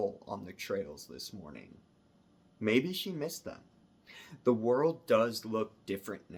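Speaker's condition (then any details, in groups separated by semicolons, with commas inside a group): No condition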